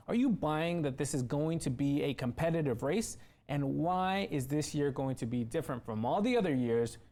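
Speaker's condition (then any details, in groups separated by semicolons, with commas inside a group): No condition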